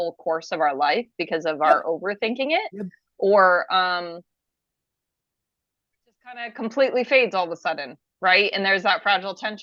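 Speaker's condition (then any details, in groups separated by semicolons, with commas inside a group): No condition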